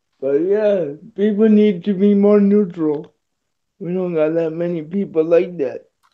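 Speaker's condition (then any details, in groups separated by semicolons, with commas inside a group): Cerebral palsy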